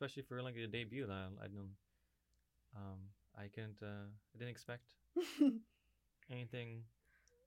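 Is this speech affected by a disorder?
No.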